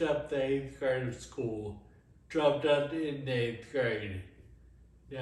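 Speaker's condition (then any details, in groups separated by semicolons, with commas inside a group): Friedreich's ataxia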